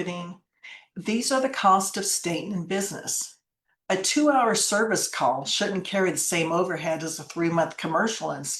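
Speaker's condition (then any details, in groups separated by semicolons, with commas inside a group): No condition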